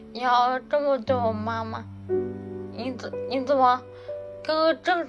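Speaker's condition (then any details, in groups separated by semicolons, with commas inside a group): Cerebellar atrophy, hereditary; then weak hands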